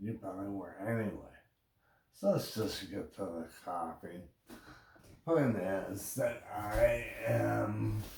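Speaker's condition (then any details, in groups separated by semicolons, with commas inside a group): Brain injury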